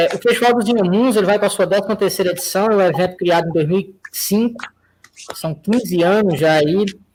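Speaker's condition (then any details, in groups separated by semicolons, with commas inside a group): No condition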